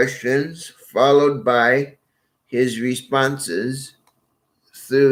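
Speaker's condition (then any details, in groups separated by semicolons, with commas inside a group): Cerebral palsy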